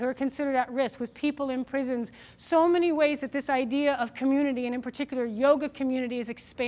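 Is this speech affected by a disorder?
No.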